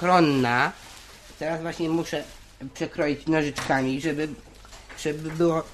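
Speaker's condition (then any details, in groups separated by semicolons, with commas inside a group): Down syndrome; turning 28 this year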